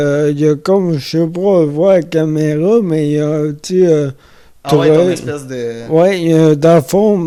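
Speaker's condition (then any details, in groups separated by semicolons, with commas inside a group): Amyotrophic lateral sclerosis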